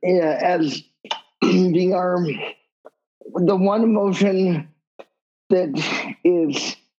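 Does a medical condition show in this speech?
Yes: cerebral palsy; wheelchair user.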